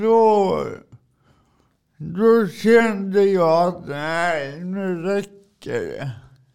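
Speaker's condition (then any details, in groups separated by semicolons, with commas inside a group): Cerebral palsy; from birth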